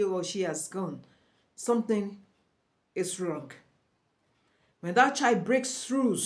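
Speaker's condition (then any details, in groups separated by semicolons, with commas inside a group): No condition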